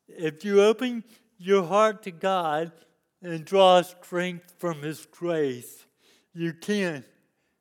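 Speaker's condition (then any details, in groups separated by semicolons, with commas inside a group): Cerebral palsy; lifelong disability since youth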